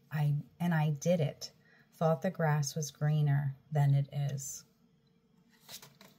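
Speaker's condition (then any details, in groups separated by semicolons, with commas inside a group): No condition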